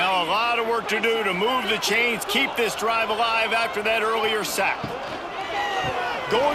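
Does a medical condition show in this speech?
No.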